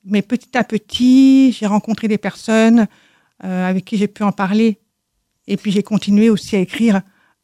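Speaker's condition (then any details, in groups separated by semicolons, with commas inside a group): Deafness from birth; congenital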